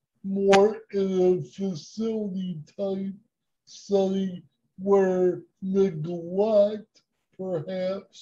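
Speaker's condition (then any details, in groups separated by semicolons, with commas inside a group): Cerebral palsy; present from birth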